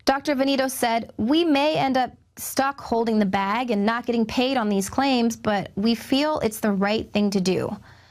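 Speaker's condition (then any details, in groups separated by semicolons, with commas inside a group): No condition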